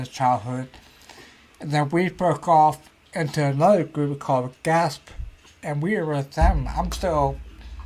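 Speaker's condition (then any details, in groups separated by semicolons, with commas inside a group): Ataxia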